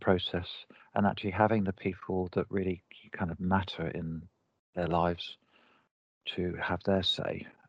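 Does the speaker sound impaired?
No.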